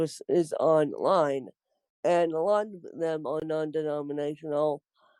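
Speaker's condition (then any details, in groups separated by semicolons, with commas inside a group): Cerebral palsy, mixed, moderate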